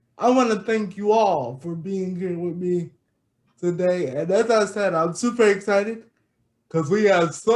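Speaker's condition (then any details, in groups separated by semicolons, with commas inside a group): Cerebral palsy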